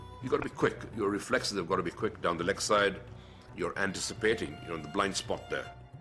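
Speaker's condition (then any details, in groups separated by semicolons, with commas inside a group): No condition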